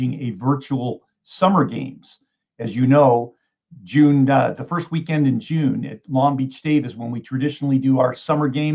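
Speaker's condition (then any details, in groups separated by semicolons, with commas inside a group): No condition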